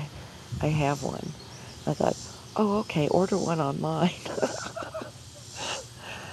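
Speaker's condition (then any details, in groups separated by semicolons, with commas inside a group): No condition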